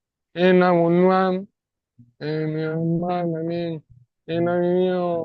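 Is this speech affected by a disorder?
Yes: ALS; non-bulbar form; over 3 years since onset.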